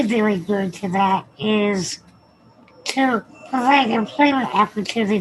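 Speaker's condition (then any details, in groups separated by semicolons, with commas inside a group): Spinal muscular atrophy; full-time ventilator, stable, Spinraza treatment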